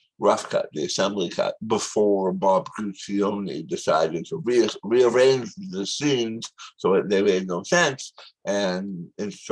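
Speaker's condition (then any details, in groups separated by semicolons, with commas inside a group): Tongue cancer surgery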